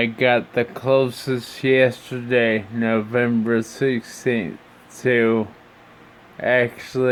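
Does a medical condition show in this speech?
Yes: brain injury (brain shearing); tracheostomy.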